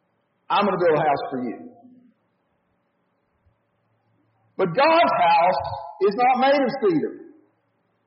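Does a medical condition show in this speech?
No.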